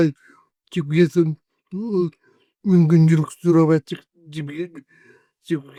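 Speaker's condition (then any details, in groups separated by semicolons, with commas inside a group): Cerebral palsy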